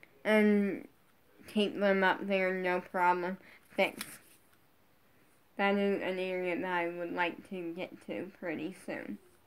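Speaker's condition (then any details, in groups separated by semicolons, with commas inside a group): Brain injury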